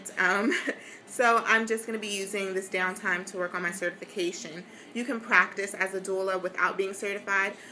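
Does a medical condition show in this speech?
No.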